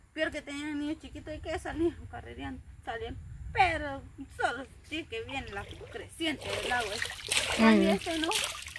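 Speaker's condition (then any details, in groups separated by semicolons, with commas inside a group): No condition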